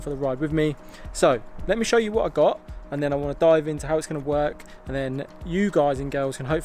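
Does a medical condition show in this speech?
No.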